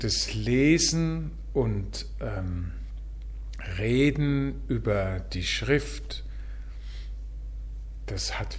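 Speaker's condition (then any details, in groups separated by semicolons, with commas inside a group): No condition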